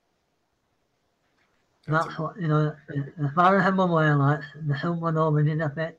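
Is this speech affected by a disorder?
Yes: Parkinson's; apologizes mid-sentence.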